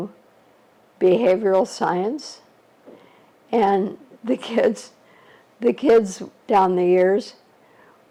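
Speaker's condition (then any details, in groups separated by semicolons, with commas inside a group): ALS; shortly after diagnosis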